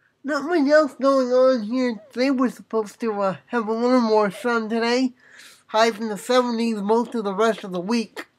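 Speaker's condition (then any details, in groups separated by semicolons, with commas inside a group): Cerebral palsy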